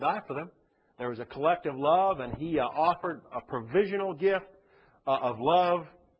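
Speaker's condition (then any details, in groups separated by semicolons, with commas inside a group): No condition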